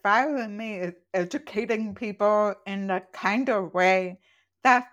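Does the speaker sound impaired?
Yes: profoundly deaf, congenital; accent from deafness, not British, described as accent from nowhere.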